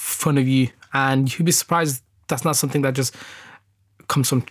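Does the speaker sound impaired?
Yes: stammer; onset age 4-5, lifelong, self-referred free NHS speech therapy at 19, focused on acceptance; adult, still stammers, stammered less while acting during recording; worse when tired, own name hard to say, less with dramatic speech, hand movements; here prolonged sounds, blocks.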